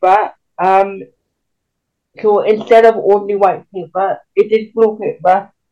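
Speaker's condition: Cerebral palsy; can walk but with limits

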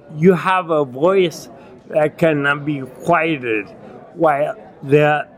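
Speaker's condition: Acquired ataxia with dysarthria, acquired; Lance-Adams syndrome; bites tongue 2-3 times daily eating

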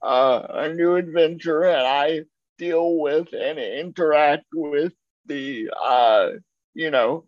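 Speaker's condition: Cerebral palsy; uses a wheelchair

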